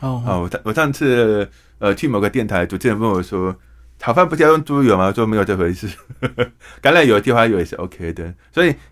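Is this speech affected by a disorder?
Yes: hearing impairment.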